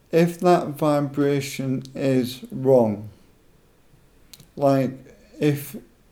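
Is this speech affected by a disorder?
Yes: motor neuron disease; advanced motor neuron disease diagnosed in Dubai age 48 after year of misdiagnosis, muscle weakness; 4 years post-diagnosis, daily hypoxic breathing exercises, three-monthly breathing tests, blood oxygen 99%, young-adult lung capacity; speech weakness, not brilliant but understandable, muscle machine on atrophy setting for voice box, still talking.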